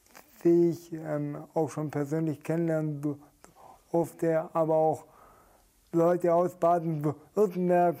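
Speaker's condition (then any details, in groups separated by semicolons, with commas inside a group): Stuttering; stuttering symptoms, also present during stage performances; repeated sounds, prolonged sounds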